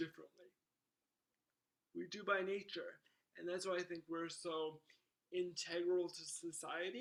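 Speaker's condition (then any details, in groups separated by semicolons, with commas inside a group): Cerebral palsy; wheelchair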